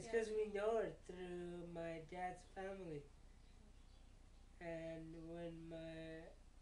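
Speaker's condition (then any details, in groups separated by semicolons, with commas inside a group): Cerebral palsy; braces and walker; surgery planned, in physical therapy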